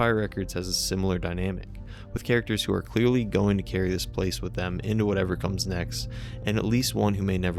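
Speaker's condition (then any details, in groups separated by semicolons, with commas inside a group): No condition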